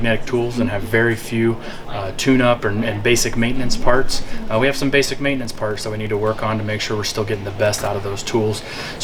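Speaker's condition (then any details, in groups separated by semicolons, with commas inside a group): No condition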